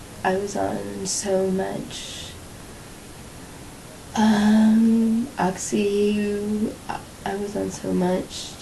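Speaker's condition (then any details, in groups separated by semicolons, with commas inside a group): Cerebral palsy; from birth, weak right side, muscle spasms; medical cannabis for spasticity; stutter-like speech spasms from muscle spasms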